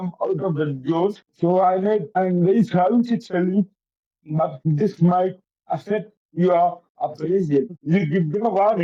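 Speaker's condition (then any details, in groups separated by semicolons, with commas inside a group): Cerebral palsy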